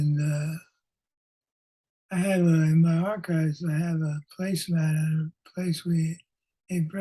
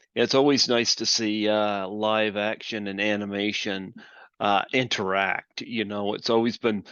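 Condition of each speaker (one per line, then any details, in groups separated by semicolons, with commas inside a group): Parkinson's disease; progressing; lost former character voice
No condition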